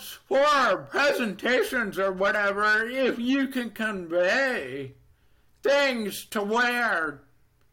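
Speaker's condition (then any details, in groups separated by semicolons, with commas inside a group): Deafness, Neurofibromatosis Type 2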